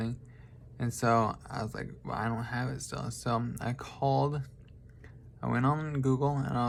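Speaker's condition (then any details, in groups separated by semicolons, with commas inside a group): Traumatic brain injury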